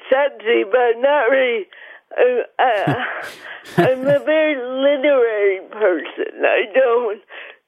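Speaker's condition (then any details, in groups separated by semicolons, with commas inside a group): Cerebral palsy; mild; joins by phone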